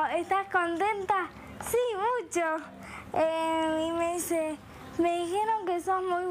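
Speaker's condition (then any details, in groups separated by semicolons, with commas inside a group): Cerebral palsy; motor disorder, all four limbs, from birth, premature; 14 years old, not independent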